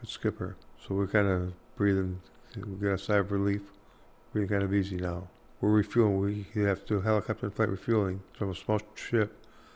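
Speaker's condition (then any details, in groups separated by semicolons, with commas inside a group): Parkinson's disease; hard time walking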